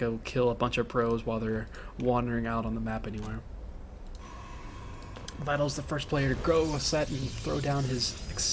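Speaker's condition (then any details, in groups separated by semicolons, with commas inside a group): No condition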